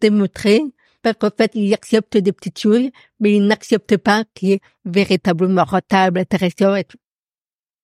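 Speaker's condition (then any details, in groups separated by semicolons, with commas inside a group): Profound deafness; past workplace accommodation for phone calls and written meeting transcription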